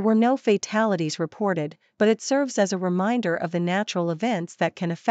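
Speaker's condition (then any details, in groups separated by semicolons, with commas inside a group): No condition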